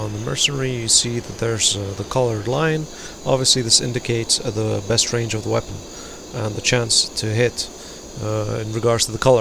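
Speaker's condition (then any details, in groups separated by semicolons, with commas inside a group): No condition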